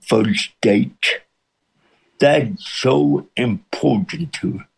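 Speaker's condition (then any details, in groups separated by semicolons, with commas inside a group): Cerebral palsy with speech impediment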